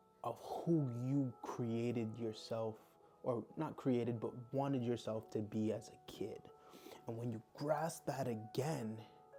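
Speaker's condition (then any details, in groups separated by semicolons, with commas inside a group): No condition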